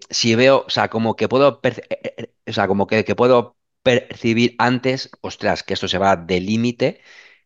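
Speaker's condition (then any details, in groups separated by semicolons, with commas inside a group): Stuttering; since childhood; sometimes stutters more than usual in class, pauses, laughs it off; repeated words, prolonged sounds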